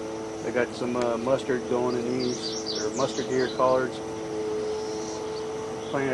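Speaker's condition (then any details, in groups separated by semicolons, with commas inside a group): No condition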